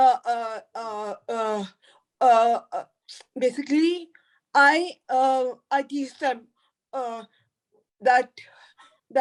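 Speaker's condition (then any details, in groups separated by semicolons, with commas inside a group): Cerebral palsy; floppy limbs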